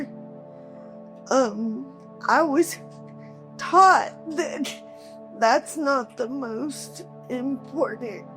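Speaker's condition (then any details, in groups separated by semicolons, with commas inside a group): Cerebral palsy, quadriplegic; able to speak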